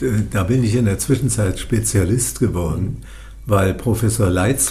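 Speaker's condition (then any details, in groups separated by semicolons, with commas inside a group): Parkinson's disease; first diagnosed by a psychiatrist, treated by professor Jens Volkmann in Würzburg; condition managed with medication, feels almost as if without Parkinson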